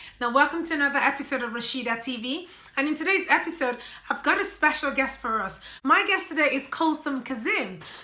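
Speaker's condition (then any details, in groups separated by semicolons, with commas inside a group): No condition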